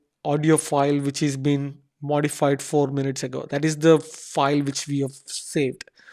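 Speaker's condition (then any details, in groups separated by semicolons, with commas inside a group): No condition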